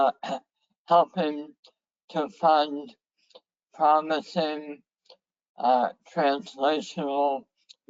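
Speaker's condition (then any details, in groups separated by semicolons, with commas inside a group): Head and neck cancer; survivor; severe dysphagia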